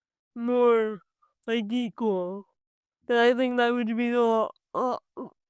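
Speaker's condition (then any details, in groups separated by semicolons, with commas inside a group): Cerebral palsy; from birth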